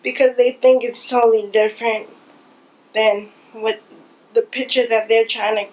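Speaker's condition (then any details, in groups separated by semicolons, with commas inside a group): Cerebral palsy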